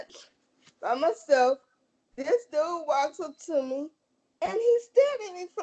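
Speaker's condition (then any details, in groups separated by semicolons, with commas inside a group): Cerebral palsy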